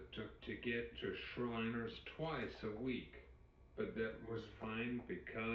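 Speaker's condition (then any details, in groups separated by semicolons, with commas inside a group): Cerebral palsy; uses wheelchair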